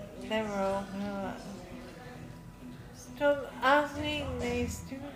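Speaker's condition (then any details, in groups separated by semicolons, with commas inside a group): Friedreich's ataxia; diagnosed in childhood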